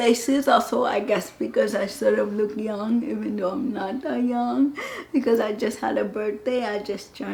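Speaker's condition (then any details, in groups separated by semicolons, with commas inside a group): Cerebral palsy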